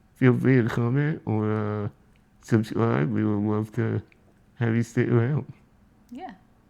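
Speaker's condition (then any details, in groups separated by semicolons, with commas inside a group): Spinal muscular atrophy; neuromuscular disability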